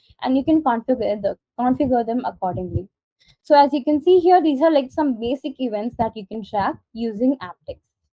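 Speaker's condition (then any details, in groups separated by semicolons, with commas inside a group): No condition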